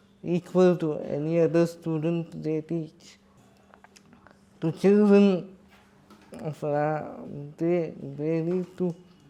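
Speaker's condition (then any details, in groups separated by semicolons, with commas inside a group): Cerebral palsy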